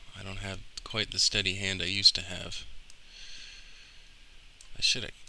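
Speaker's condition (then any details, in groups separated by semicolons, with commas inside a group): No condition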